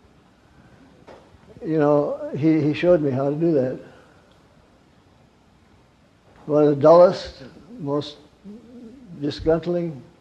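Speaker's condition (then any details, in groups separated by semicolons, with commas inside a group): Parkinson's; wakes at night, gets up around 3 am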